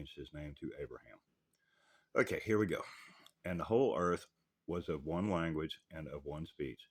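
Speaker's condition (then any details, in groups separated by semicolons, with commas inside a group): No condition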